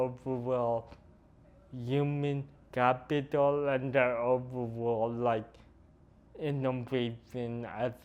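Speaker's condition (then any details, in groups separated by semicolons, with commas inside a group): Cerebral palsy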